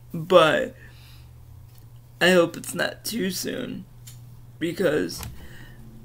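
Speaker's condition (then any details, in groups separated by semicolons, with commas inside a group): Cerebral palsy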